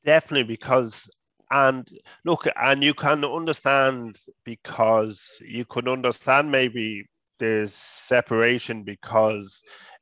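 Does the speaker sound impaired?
Yes: stuttering; stuttering since about age 5 or 6, childhood speech therapy from therapist without stuttering specialty; adult, past Dublin adult stuttering therapy program, attends and facilitates stuttering support group; still stutters as adult, stutters openly, uses voluntary stammering, keeps eye contact during stutters; here prolonged sounds.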